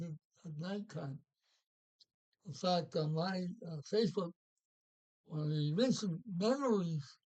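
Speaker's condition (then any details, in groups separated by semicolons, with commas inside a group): Parkinson's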